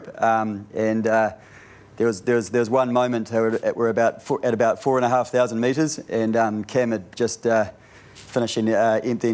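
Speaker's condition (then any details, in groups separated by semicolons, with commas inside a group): No condition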